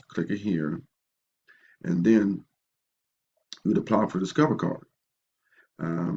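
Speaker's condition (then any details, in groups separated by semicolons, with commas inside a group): No condition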